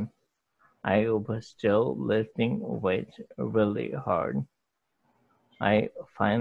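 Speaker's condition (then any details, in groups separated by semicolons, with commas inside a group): ALS; hard time speaking, speech obviously affected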